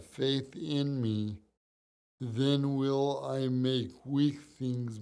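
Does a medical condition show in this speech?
Yes: cerebral palsy; from birth.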